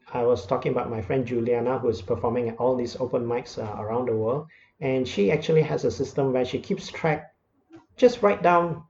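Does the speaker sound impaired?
No.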